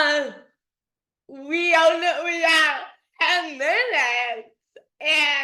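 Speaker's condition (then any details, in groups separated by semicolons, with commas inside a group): Dystonia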